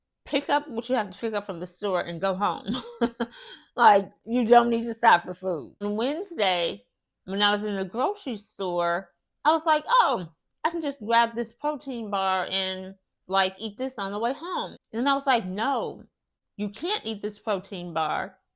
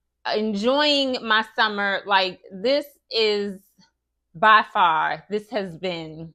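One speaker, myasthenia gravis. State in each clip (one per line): After prolonged speaking, fatigued
Start of extended speaking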